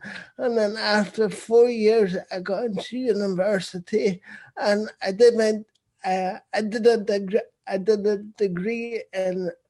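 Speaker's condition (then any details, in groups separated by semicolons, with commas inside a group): Cerebral palsy; visible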